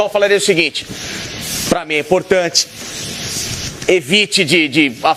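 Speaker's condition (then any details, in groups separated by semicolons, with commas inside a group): No condition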